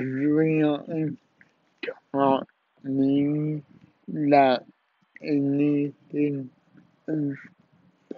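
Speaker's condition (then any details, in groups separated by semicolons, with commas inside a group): Cerebral palsy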